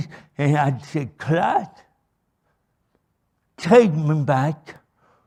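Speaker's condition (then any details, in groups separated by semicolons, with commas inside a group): Cerebral palsy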